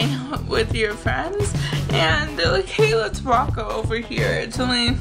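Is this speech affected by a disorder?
Yes: cerebral palsy.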